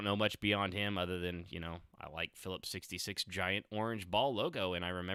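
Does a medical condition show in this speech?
No.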